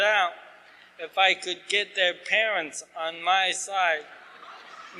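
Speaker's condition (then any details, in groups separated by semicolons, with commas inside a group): ALS; asked to talk slower, clearer, losing voice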